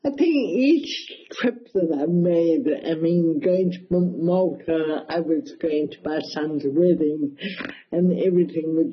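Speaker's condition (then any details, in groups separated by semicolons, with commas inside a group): Cerebral palsy; mild, wheelchair assistance at airports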